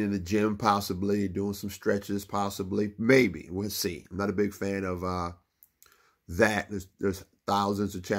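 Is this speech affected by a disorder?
No.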